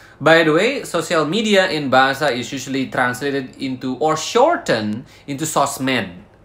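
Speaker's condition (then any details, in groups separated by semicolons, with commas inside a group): No condition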